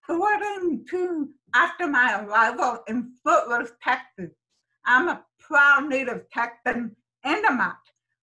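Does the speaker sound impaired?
Yes: deafness, sensorineural hearing loss; congenital profound sensorineural, damaged nerves, found 9 months, behind-ear aid at 10, adult cochlear implant; raised oral, about 10 years speech therapy, mainstreamed in public school.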